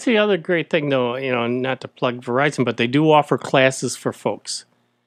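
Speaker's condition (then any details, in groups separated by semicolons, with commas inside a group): No condition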